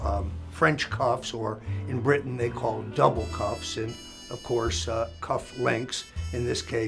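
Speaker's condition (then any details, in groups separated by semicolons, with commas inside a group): No condition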